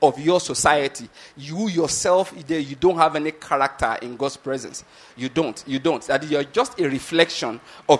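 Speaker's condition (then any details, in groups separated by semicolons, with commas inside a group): No condition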